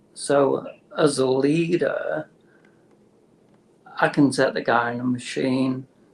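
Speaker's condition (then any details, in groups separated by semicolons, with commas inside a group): Motor neurone disease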